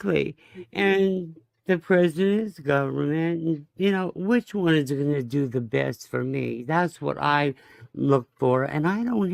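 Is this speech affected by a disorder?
Yes: Parkinson's disease; four brain surgeries; after 4 brain surgeries; speech less clear, from surgeries and condition.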